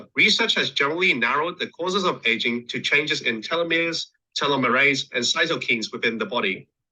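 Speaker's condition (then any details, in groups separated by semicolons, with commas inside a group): No condition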